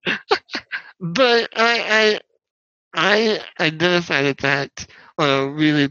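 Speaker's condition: Spinal muscular atrophy; wheelchair user

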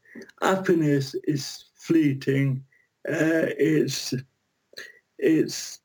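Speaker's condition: Cerebral palsy; from birth

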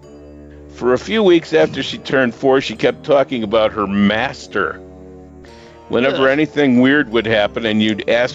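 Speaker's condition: No condition

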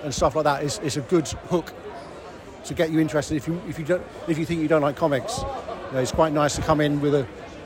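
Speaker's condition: No condition

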